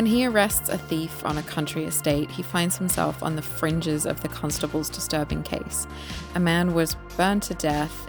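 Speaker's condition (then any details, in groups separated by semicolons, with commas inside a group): No condition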